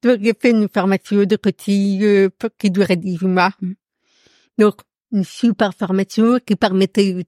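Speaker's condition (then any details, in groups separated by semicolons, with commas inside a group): Profound deafness; audible accent from deafness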